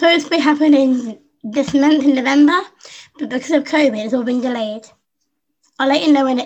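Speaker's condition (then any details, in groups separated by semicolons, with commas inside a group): Down syndrome; adult woman, 25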